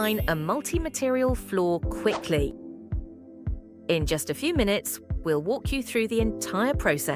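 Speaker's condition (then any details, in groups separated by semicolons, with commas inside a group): No condition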